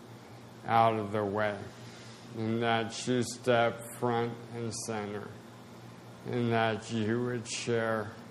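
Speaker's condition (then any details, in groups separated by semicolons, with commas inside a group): Spasticity, mild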